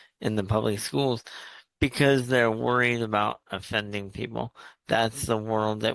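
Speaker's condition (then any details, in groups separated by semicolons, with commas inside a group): Cerebral palsy; uses wheelchair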